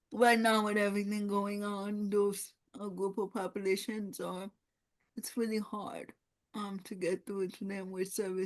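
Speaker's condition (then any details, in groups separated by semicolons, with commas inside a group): Cerebral palsy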